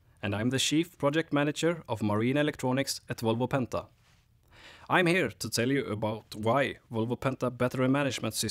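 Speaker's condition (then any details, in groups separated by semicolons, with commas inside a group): No condition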